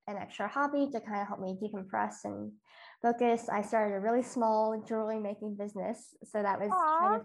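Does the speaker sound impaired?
Yes: cleft lip and palate.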